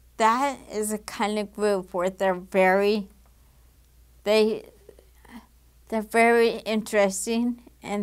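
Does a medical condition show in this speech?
Yes: damaged diaphragm.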